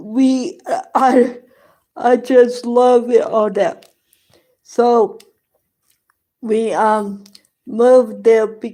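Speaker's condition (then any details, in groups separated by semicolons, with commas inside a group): Cerebral palsy; present from birth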